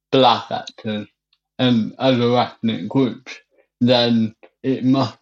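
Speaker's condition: Cerebral palsy; wheelchair

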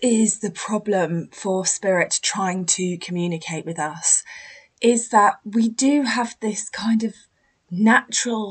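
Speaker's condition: No condition

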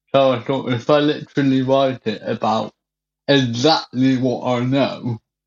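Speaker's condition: Cerebral palsy; wheelchair

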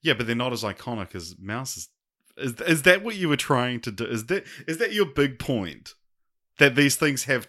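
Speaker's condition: No condition

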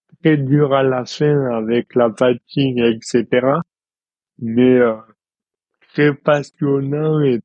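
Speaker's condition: Dystonia; present since birth

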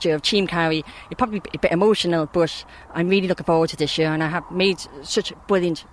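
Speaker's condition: Partial deafness; congenital, relies on lip reading, fluent in sign language

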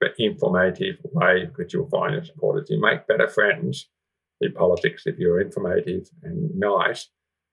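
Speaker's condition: Profound deafness, congenital, severe profound hearing loss; up from about 5%

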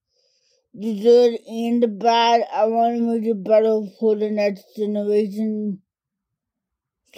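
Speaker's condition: Cerebral palsy; speech primarily affected

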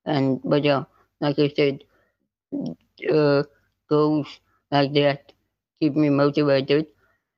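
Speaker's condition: Spinal muscular atrophy type 2; neuromuscular, loss of motor neurons, progressive muscle wasting, less progressive than type 1

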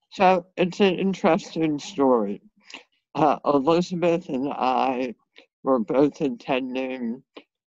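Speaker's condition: Head and neck cancer surgery; radiation

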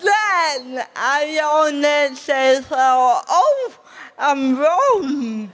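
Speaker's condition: Cerebral palsy; slow speech

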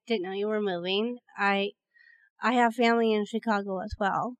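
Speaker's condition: Down syndrome; known since infancy

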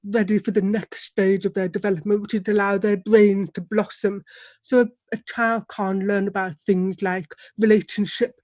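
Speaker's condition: Deafness; relies on lip reading

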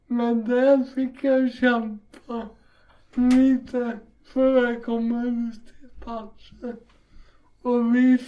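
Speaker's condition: Cerebral palsy; walking difficulty, walking improved with gym training; walks much better than at first hunts

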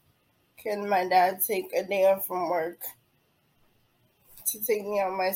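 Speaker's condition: Cerebral palsy; diagnosed at 9 months after delayed development, attended early intervention therapy

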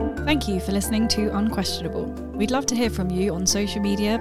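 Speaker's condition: No condition

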